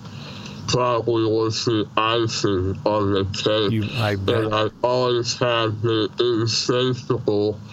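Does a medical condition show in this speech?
Yes: Treacher Collins syndrome, severe.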